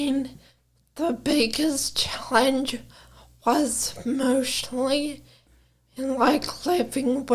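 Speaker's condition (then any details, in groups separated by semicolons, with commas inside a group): Brain injury; caused by brain aneurysm; injury at very young age, one medication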